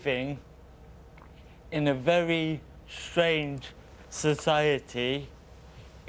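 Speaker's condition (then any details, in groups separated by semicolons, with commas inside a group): Cerebral palsy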